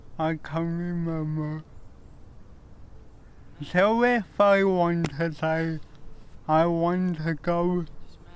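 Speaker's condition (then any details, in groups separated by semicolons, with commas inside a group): Cerebral palsy; speech improved over time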